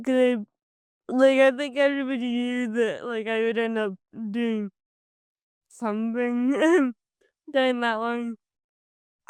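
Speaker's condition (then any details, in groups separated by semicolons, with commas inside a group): Cerebral palsy; from birth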